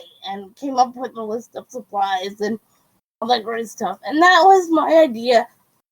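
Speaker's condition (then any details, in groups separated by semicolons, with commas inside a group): Cerebral palsy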